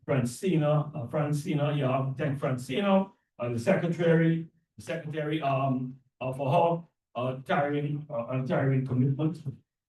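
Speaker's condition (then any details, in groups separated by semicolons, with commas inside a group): No condition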